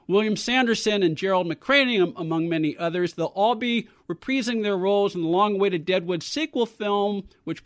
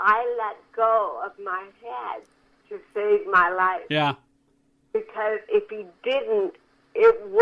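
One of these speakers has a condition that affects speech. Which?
The second: cerebral palsy; from birth; recent surgery, in physical therapy rehab.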